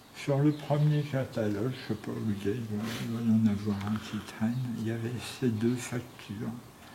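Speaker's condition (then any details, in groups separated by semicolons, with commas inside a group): Tongue cancer; tracheostomy after surgery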